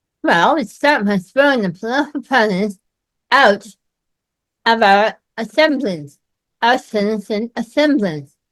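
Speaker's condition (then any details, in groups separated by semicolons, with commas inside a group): Myasthenia gravis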